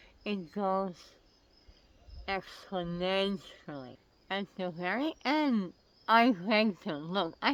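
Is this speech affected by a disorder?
Yes: oral cancer; tracheostomy.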